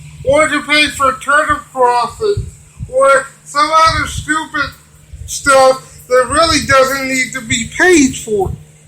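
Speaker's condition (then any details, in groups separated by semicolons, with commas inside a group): Cerebral palsy; wheelchair user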